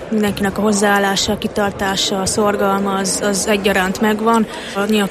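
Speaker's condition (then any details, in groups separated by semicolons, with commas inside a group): Deafness; hearing loss; speaks orally in radio interview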